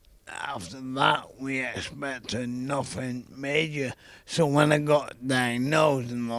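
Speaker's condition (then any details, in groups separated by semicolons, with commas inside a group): ALS; young onset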